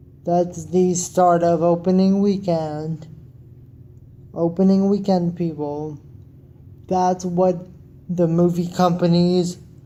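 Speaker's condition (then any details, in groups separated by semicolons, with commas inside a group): Cerebral palsy; wheelchair user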